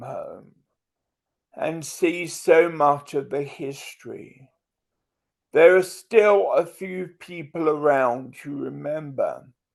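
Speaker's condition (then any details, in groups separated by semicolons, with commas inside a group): Multiple sclerosis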